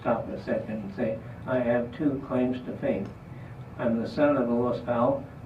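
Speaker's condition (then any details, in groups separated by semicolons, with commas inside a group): Parkinson's disease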